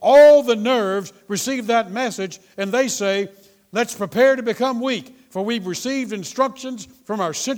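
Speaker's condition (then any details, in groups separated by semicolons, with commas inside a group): No condition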